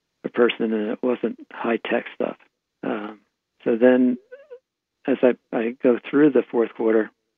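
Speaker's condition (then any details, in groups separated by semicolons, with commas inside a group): Parkinson's disease; right hand tremor at onset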